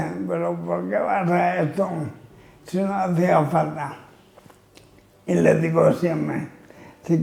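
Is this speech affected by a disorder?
Yes: amyotrophic lateral sclerosis (ela).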